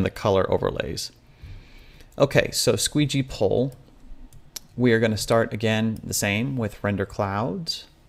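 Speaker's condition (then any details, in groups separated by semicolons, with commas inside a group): No condition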